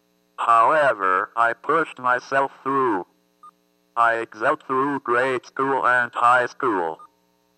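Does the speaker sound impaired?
Yes: athetoid cerebral palsy; birth oxygen loss over an hour.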